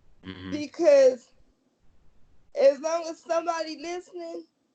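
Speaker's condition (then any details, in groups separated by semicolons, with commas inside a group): Cerebral palsy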